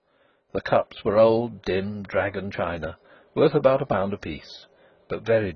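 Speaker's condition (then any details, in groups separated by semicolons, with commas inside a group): No condition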